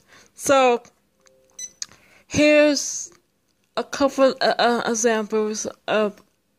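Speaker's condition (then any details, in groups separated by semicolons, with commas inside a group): Speech impairment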